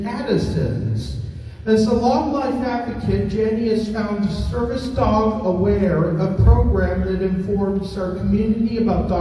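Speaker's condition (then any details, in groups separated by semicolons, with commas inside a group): No condition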